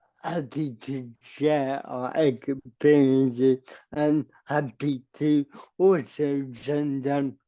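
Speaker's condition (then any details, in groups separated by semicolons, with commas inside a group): Cerebral palsy; permanent wheelchair user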